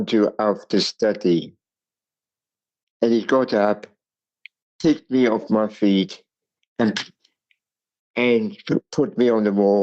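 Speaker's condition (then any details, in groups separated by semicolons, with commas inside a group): Cerebral palsy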